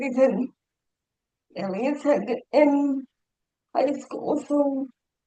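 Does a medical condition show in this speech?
Yes: cerebral palsy.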